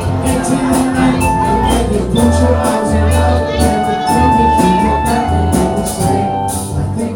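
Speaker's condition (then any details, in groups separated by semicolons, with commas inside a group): No condition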